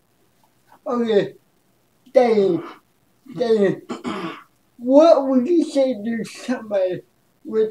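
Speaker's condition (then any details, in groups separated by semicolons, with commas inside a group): Cerebral palsy; speech affected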